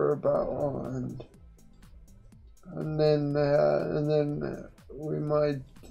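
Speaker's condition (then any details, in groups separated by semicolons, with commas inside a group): Quadriplegic cerebral palsy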